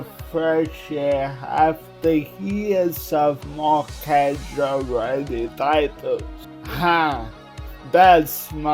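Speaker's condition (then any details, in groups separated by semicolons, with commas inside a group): Cerebral palsy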